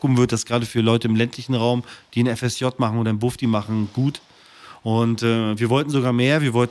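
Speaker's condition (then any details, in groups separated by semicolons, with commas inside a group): No condition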